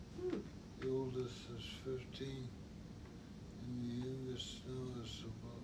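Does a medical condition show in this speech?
Yes: amyotrophic lateral sclerosis; right leg onset, suspected primary lateral sclerosis variant; weaker, poor balance, frequent falls; speech unaffected.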